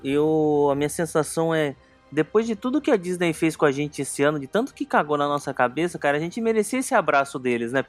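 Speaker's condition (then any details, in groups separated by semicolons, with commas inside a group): No condition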